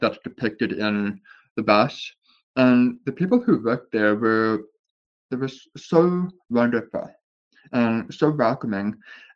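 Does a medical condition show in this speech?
Yes: deafness with speech impediment, born deaf; some words difficult to say, must adjust tongue to speak properly.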